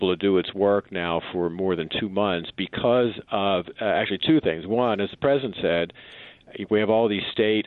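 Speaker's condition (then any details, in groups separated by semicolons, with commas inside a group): No condition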